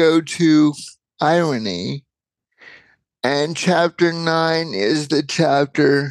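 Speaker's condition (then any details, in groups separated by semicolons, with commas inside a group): Cerebral palsy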